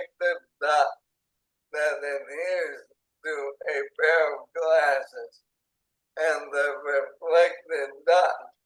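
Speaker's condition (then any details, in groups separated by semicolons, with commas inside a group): ALS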